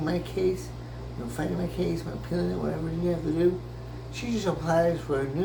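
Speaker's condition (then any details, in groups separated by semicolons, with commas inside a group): Brain injury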